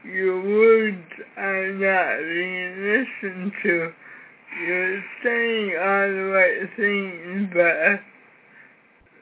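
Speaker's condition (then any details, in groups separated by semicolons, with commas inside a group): Cerebral palsy; severe cerebral palsy from birth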